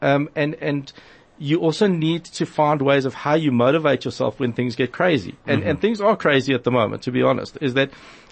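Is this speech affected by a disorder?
No.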